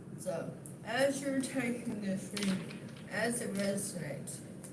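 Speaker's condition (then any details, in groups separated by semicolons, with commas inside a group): Throat cancer radiation damage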